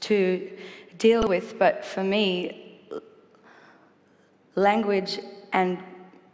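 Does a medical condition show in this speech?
Yes: stutter; stutter since childhood, much therapy including smooth speech technique, singing as treatment when younger; age 28, still stutters, word repetitions, fillers and hesitations throughout talk; last-minute word swaps, avoids st clusters, proper nouns and names hardest, fluent only when singing; here prolonged sounds, blocks.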